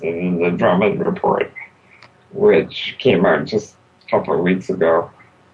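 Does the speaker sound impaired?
Yes: spinal muscular atrophy; complete quadriplegia from spinal muscular atrophy, identified at seven months, not expected to live long.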